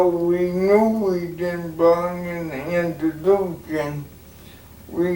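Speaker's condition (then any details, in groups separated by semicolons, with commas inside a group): Cerebral palsy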